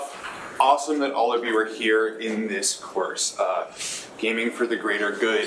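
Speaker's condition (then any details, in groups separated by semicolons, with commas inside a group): No condition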